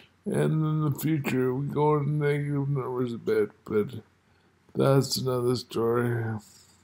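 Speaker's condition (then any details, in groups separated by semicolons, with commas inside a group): Multiple sclerosis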